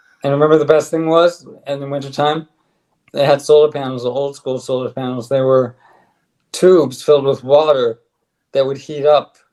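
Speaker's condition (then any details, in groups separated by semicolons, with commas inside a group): ALS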